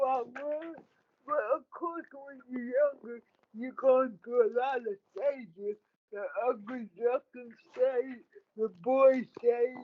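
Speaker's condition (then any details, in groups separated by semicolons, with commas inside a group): Cerebral palsy; cerebral palsy, affects walking and hands; types 21 words per minute; speech affected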